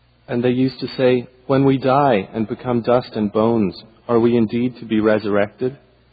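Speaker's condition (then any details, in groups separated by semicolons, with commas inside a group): No condition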